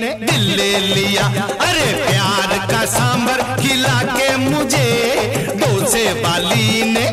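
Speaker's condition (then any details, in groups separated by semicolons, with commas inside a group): No condition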